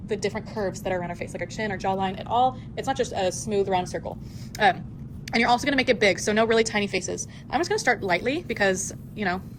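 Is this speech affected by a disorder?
No.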